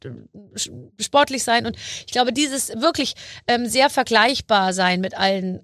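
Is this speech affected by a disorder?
No.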